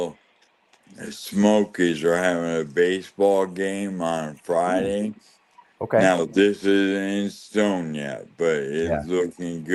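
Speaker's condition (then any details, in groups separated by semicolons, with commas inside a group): ALS; losing ability to talk and swallow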